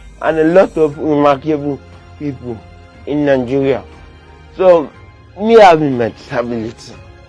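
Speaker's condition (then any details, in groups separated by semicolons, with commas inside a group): Cerebral palsy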